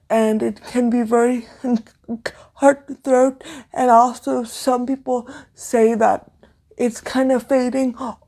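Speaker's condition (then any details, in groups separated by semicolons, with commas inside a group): Cerebral palsy, severe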